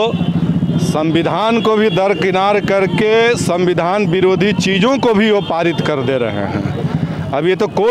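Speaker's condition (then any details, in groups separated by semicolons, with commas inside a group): No condition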